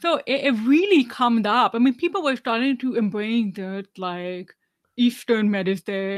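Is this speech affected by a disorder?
Yes: deafness, severe; about 99% hearing loss, lifelong hearing aid use, no cochlear implant; wears hearing aids, relies heavily on lip reading, does not sign, not fluent in ASL.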